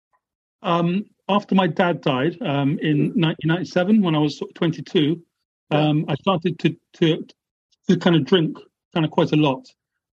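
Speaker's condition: Stammer; stammer causing blocks; stammer barely noticeable in relaxed, open conversation; stammer worse under stress and strategized answers, avoided speaking in court because of it; repeated words, prolonged sounds

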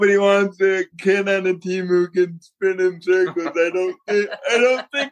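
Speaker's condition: Cerebral palsy; father Jeff propels him through swim

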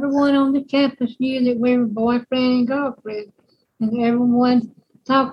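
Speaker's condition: Cerebral palsy; power wheelchair for mobility, uses AAC device to support natural speech; natural speech normally supported by AAC device, own voice heard alongside AI-generated voice

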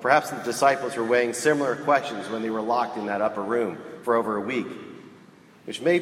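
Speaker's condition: No condition

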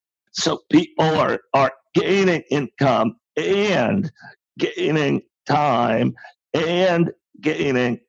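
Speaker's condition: Spasmodic dysphonia; acquired as adult CEO

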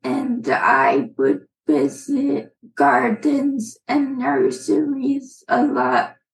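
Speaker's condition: Aphasia; brain AVM rupture with bleed after junior year of college, AVM removed in life-saving surgery; 3 years out, still improving, had daily 9-to-5 physical, occupational, speech therapy, hours reduced; talks poorly, intellect intact

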